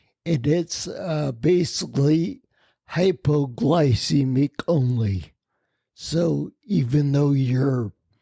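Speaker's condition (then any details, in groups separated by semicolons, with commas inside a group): Spinocerebellar ataxia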